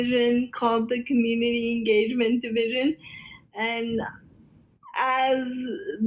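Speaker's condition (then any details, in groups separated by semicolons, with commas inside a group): Cerebral palsy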